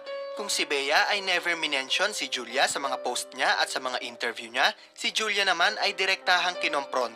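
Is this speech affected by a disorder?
No.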